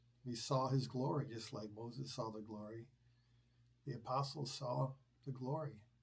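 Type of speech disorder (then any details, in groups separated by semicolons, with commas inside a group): None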